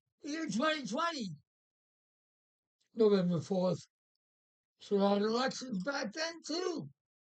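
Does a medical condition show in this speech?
Yes: Parkinson's.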